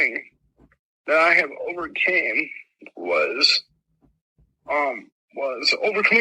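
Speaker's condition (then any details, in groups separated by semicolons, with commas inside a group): Mild cerebral palsy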